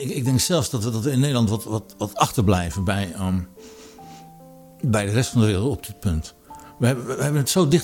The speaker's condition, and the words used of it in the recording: Parkinson's disease. Ik praat moeilijk, zoals nu misschien wel blijkt.